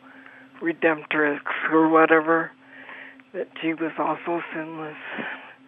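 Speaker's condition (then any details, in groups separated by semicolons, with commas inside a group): Parkinson's; debilitating effects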